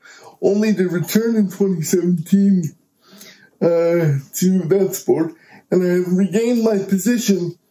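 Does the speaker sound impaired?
Yes: cerebral palsy; present from birth, uses power wheelchair.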